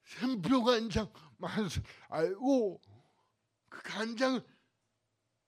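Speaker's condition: Cerebral palsy; bent body

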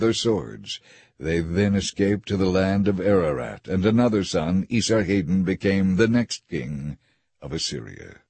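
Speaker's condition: No condition

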